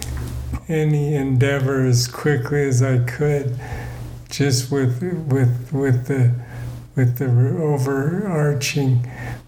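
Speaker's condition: Parkinson's disease; balance problems

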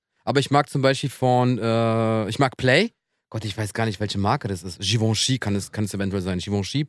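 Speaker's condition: No condition

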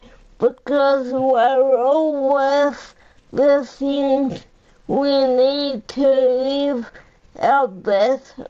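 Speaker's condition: Cerebral palsy; 45 years old

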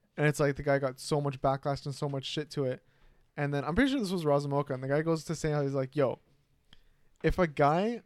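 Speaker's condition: No condition

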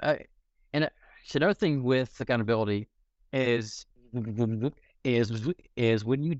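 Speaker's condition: Stuttering; stutters in conversation, disfluencies may sound like audio buffering; repeated words, prolonged sounds, blocks

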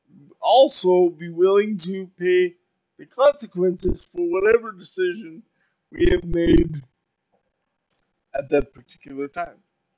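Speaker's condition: Cerebral palsy; uses power wheelchair

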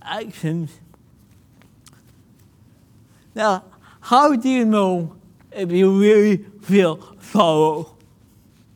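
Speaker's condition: Cerebral palsy; speaking a little difficult

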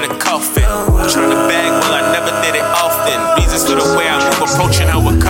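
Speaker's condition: No condition

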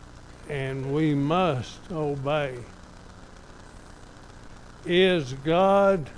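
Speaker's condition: ALS; somewhat affected, evident today

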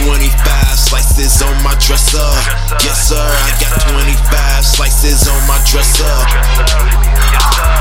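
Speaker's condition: No condition

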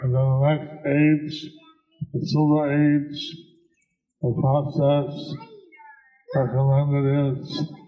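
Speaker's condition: Stroke with facial paralysis; half of face paralyzed; about 15 years since stroke; hard to understand for unfamiliar listeners, Deva Madhava repeats speech aloud

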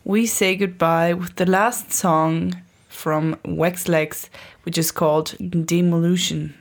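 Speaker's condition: No condition

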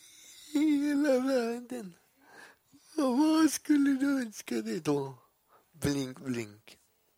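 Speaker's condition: Cerebral palsy; much improved through practice

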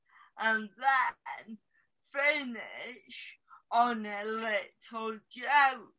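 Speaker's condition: Cerebral palsy; since childhood

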